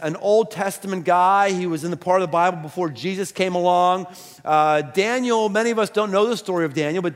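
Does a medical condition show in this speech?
No.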